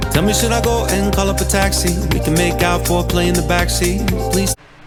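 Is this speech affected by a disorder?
No.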